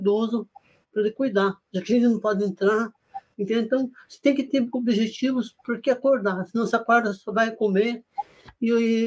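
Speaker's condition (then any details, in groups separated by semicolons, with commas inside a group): Parkinson's disease; laughter yoga (Yoga do Riso) loosened facial rigidity and body, freer facial expression and movement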